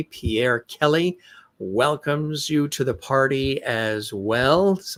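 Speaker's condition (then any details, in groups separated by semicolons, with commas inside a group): No condition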